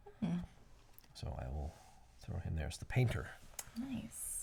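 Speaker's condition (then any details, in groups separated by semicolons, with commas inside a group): No condition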